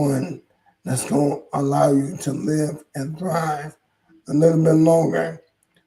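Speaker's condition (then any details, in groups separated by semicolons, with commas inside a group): ALS; hoarse voice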